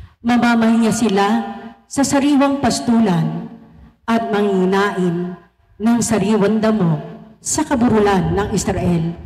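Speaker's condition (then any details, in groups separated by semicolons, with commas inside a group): No condition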